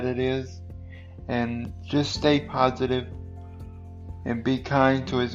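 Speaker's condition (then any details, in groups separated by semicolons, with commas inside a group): Cerebral palsy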